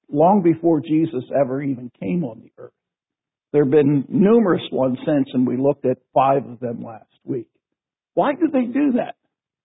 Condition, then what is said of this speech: No condition.